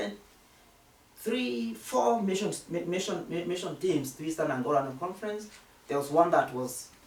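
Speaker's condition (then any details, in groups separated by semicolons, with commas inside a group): No condition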